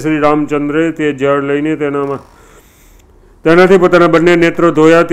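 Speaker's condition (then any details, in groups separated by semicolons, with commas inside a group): No condition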